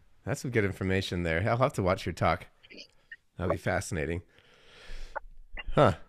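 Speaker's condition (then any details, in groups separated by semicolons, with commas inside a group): No condition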